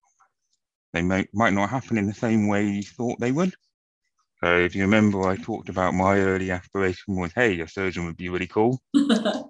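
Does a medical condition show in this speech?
Yes: profound deafness, acquired from meningitis.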